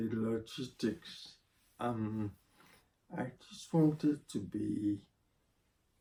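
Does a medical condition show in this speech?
Yes: spinocerebellar ataxia (sca7).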